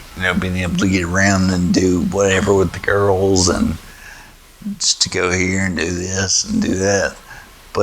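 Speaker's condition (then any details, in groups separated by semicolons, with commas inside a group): Spinocerebellar ataxia type 1; slightly slurred, reportedly improved after treatment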